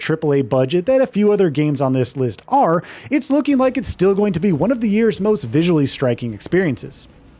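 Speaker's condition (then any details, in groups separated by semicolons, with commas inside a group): No condition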